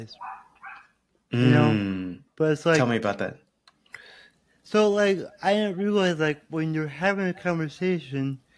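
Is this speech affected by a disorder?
Yes: cerebral palsy.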